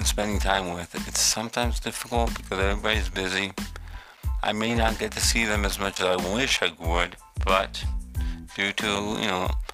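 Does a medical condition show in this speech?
Yes: cerebral palsy; multiple childhood bone surgeries in the 70s.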